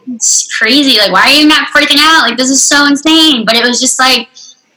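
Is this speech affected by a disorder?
Yes: unilateral cleft lip and palate, severe; later stroke affected speaking, speech recovered faster than reading and writing, therapy in San Antonio.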